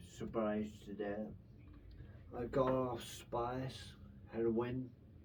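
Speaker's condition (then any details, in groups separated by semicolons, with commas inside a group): Brain infection with surgery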